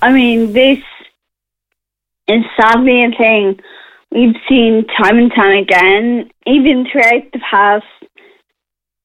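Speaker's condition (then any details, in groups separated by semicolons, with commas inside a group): Friedreich's ataxia; rare progressive neuromuscular disease, nerve damage, muscle weakness, mobility loss; awaiting HSE reimbursement decision on Skyclarys, drug that slows progression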